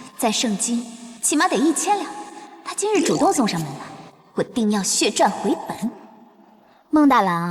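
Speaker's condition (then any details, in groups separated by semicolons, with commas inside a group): No condition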